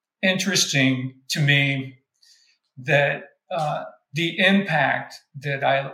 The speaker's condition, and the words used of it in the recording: Stuttering. Yeah, so you wouldn't have recognized me because if you were with me more, because it's stutter, it's paranoia, it's I can do this, but I can't do this.